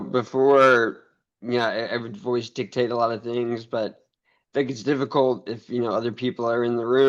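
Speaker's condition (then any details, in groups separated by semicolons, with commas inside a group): ALS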